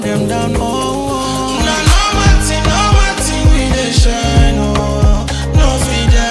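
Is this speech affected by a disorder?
No.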